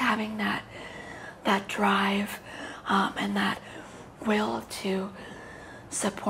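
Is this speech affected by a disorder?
Yes: cerebral palsy; very premature birth.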